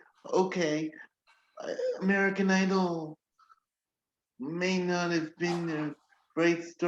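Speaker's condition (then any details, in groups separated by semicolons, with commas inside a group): Cerebral palsy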